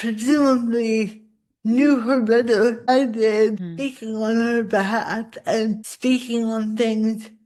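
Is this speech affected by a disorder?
Yes: cerebral palsy; spasticity.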